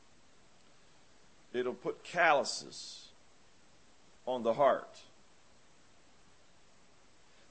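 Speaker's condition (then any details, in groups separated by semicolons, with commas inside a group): No condition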